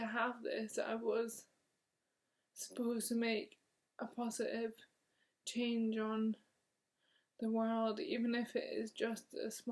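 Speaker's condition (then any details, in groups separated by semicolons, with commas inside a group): Motor neurone disease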